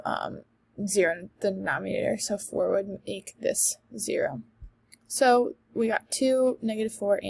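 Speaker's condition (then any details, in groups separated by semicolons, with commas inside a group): No condition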